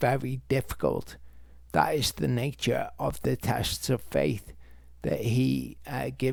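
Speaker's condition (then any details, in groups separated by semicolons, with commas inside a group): Multiple sclerosis; difficulty speaking any words, no longer able to teach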